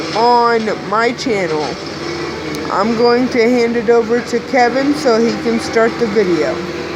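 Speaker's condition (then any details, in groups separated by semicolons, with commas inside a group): Cerebral palsy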